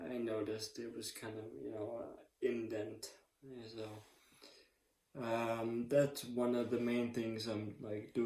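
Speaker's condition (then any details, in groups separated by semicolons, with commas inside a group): ALS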